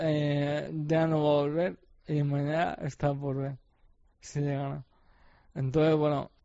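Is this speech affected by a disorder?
Yes: ALS; degenerative muscle disease, first sign was shoulder pain while practicing judo at his club; facial and mouth muscles affected; speaking somewhat difficult.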